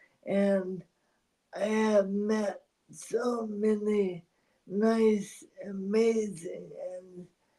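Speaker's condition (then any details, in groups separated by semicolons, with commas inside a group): ALS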